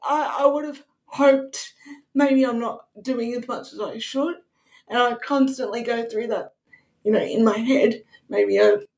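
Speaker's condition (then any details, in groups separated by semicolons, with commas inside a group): Cerebral palsy; wheelchair user, needs support worker, none available pre-NDIS; speech higher on bad days, people on cam often think drunk at first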